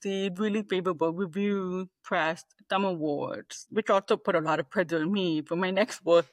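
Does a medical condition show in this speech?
Yes: deafness, 98% hearing loss; deaf since childhood, hearing aid user, no cochlear implant, oral training as child; age 43, audiologist called her perfect cochlear implant candidate, harder to understand speech than when younger; communicates primarily through oral speech, knows little sign language, removes hearing aids after noisy days.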